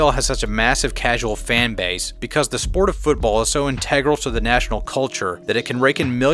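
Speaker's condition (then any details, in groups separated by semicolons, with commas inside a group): No condition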